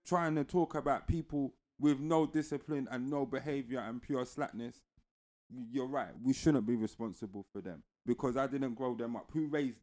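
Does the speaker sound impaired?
No.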